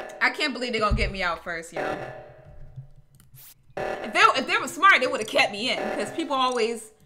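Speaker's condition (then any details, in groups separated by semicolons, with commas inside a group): No condition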